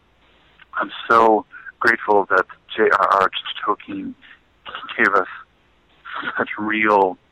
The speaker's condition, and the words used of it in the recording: Stuttering. Yeah, you know, I've got a speech impediment known as stuttering. There it is right there.